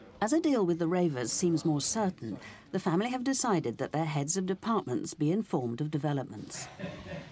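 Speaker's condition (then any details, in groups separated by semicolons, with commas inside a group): No condition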